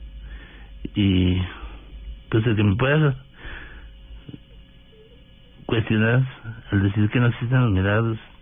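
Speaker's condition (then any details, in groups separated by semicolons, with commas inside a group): Parkinson's disease; felt stronger after two weeks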